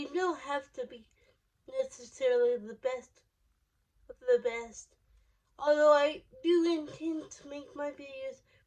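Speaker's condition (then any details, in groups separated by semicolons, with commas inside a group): Cerebral palsy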